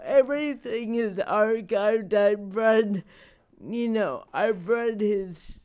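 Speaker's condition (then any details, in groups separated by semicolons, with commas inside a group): Cerebral palsy; not degenerative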